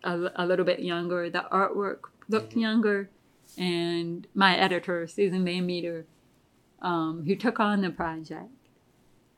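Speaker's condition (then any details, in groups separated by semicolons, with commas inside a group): Deafness; pretty bad tinnitus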